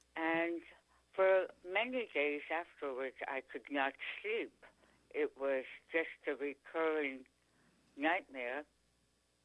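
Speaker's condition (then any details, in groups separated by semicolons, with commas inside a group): Tongue cancer; feeding tube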